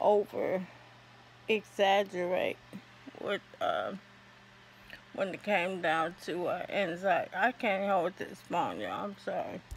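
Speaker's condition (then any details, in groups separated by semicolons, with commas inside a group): ALS; affects hands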